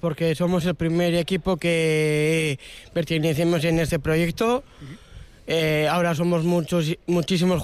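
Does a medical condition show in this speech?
Yes: Down syndrome.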